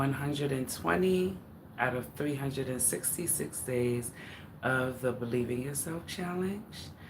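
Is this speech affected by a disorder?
No.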